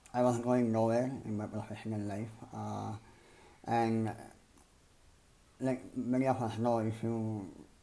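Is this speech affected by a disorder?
Yes: cleft palate and lip; repeated speech-improving surgeries.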